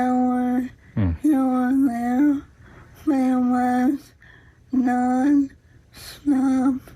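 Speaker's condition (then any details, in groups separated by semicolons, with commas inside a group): ALS; fasciculations, severe muscle cramps; still able to speak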